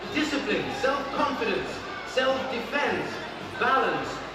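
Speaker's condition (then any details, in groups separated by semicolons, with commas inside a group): No condition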